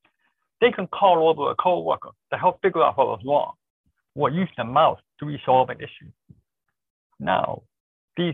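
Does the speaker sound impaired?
Yes: deafness; born deaf, cochlear implant, relies on lip reading and visual media.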